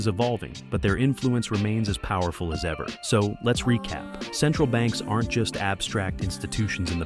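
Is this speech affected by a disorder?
No.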